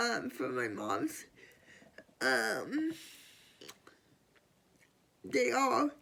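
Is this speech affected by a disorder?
Yes: cerebral palsy.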